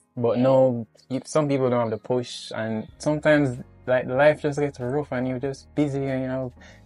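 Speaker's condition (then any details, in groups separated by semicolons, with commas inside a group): No condition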